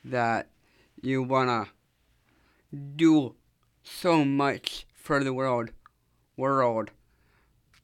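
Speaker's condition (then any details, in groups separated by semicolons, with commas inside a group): Down syndrome; speaking live on radio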